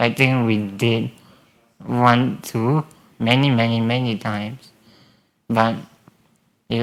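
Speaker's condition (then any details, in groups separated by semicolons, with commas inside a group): Spinal muscular atrophy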